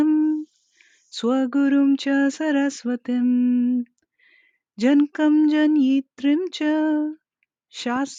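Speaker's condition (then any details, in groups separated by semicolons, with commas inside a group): No condition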